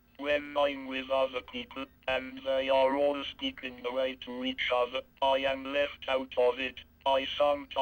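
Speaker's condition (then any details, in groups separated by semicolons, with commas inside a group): Cerebral palsy, speech-generating device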